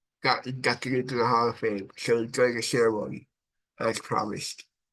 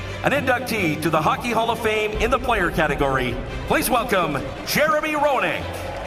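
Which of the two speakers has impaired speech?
The first: cerebral palsy; from birth, affects brain and body muscles.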